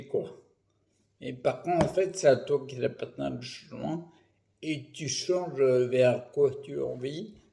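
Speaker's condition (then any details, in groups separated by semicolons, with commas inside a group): Primary progressive multiple sclerosis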